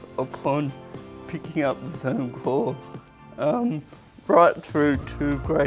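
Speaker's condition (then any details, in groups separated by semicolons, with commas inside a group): Cerebral palsy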